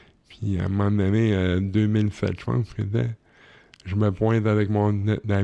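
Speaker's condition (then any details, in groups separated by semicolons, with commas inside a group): Cerebral palsy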